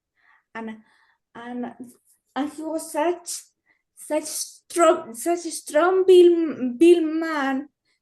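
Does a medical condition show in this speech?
Yes: cerebral palsy; limits current activity.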